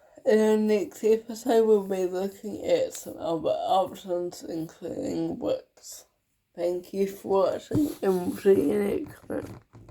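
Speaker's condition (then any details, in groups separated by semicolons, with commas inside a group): Cerebral palsy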